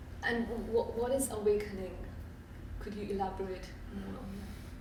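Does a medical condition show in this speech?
No.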